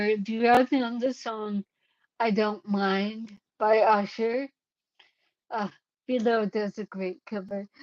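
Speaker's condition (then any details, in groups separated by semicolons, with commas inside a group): Cerebellar ataxia; caused by brain bleed, unsteady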